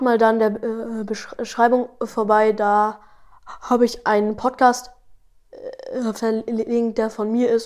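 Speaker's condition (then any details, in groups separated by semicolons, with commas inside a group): Stuttering; kassler stottertherapie, fluency shaping, daily home practice, parents trained, among most severe in group; age twelve, speaks better when slower; stutters much here, none singing melodies, some rapping without melody, little in own podcast, often fast; prolonged sounds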